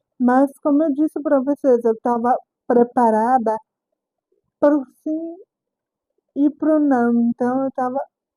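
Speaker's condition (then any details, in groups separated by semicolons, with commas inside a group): Cerebral palsy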